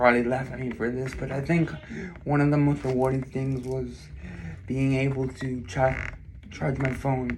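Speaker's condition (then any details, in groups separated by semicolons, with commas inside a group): Cerebral palsy; left hand weaker, affects coordination, balance, gross motor movement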